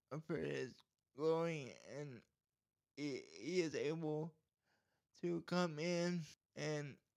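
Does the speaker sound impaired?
Yes: cerebral palsy.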